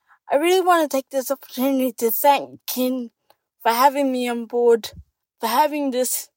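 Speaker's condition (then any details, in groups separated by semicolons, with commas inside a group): Cerebral palsy; diagnosed with cerebral palsy after birth in New Zealand, complex medical needs from childhood; ongoing therapy, attends therapy office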